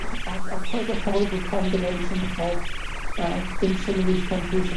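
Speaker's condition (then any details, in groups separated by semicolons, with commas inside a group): No condition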